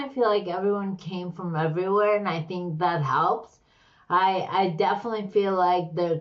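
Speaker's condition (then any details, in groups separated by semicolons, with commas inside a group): Slurred speech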